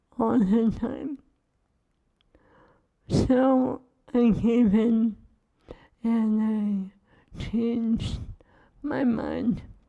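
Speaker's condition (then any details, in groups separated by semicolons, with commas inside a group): ALS; feeding tube; swallowing lost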